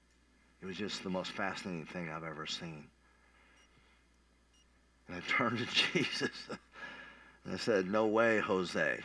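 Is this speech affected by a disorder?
Yes: cleft palate; once stopped breathing.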